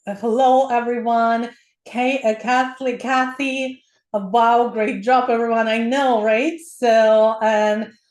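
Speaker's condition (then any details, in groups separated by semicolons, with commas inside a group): No condition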